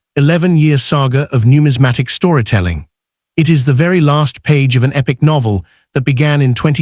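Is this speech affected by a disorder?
No.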